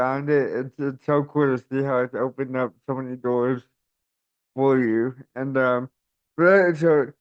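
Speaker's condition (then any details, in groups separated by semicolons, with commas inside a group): Cerebral palsy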